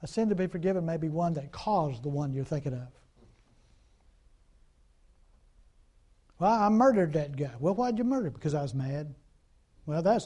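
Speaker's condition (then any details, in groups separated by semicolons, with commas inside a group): No condition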